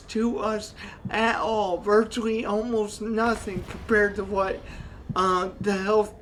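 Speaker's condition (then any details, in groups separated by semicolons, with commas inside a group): Cerebral palsy; only one hand usable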